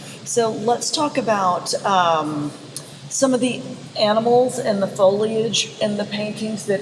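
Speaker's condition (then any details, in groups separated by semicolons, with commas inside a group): No condition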